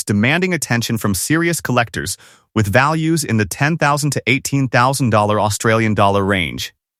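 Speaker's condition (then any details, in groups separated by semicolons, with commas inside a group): No condition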